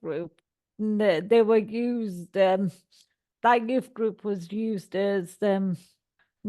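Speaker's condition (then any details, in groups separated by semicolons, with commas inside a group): Cerebral palsy; all four limbs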